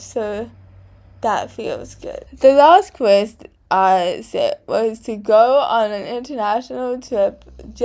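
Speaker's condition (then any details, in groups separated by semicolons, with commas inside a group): Cerebral palsy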